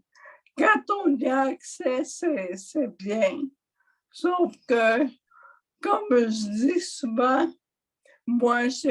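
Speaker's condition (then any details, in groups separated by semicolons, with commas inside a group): Mild dysarthria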